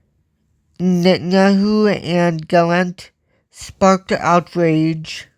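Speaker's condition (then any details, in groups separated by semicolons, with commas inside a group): Cerebral palsy; from birth, walks with walker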